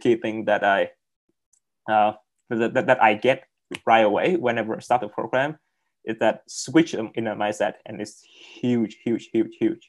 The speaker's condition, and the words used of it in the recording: Stuttering. And what if I, you know, run into a word where I haven't said it enough and I stutter and I stuck on that word, I hit a block, right?